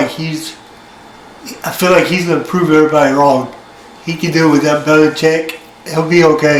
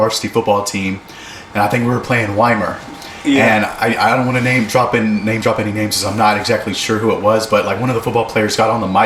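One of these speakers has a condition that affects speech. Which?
The first: cerebral palsy; from birth.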